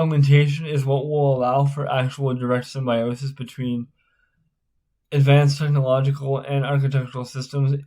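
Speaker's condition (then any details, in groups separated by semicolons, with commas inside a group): Spastic cerebral palsy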